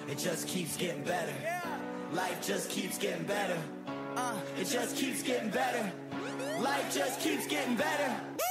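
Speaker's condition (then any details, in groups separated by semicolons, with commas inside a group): No condition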